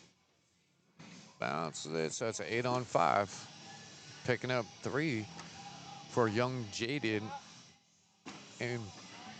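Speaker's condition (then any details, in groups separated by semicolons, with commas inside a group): No condition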